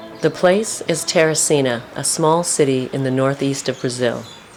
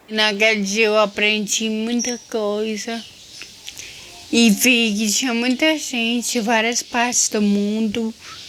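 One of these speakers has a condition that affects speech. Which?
The second: Friedreich's ataxia; progressive, walking difficult when fatigued, future wheelchair.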